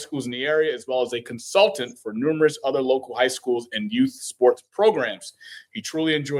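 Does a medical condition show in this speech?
No.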